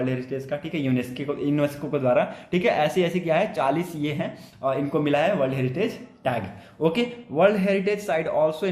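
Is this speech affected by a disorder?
No.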